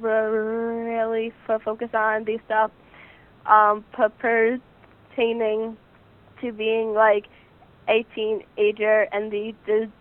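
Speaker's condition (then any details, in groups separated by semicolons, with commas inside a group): Stuttering; stuttering since beginning to talk, speech therapy with own speech therapist; about 18, starting college, therapy every two weeks, summer three-session intensive, Friends National Association; needs extra time to speak, letters to teachers, friends avoid filling in words; repeated sounds, prolonged sounds, blocks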